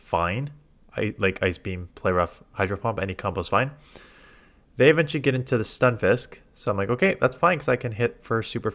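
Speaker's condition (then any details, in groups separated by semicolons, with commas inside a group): No condition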